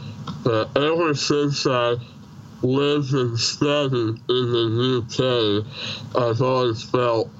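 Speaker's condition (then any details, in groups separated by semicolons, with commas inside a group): Treacher Collins syndrome, severe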